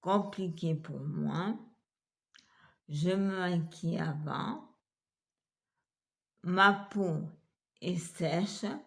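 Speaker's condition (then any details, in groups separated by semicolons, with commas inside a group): Multiple sclerosis; wheelchair, hand difficulties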